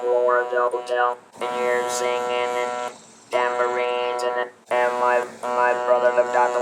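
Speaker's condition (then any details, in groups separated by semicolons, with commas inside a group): Laryngectomy, electrolarynx; 19 years since laryngectomy; speaks with electrolarynx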